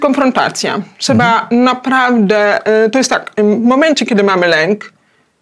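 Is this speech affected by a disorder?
Yes: hard of hearing, cochlear implant.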